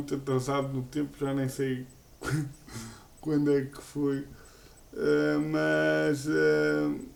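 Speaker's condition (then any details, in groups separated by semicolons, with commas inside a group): Cerebral palsy; uses a wheelchair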